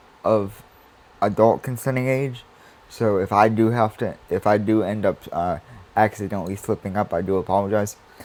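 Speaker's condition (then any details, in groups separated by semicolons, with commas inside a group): Cerebral palsy; spastic quadriplegic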